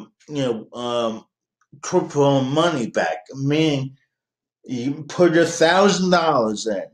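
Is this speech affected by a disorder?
Yes: cerebral palsy.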